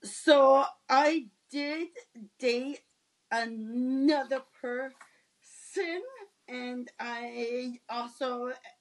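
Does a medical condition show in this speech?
Yes: stuttering; attended National Stuttering Association conferences many times; here repeated words, prolonged sounds.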